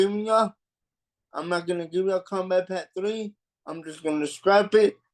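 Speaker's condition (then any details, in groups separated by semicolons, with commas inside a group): Cerebral palsy; mild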